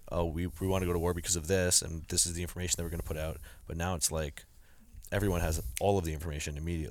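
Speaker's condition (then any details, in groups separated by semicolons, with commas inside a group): No condition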